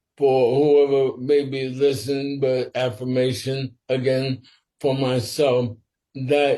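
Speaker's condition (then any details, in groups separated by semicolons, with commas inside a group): Sporadic ALS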